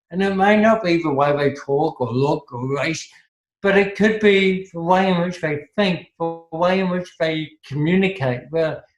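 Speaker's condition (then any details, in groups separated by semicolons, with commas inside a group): Cerebral palsy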